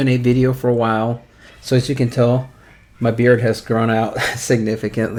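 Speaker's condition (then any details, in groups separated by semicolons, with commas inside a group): No condition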